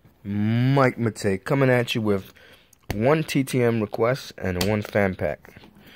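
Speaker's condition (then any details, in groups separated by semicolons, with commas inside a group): No condition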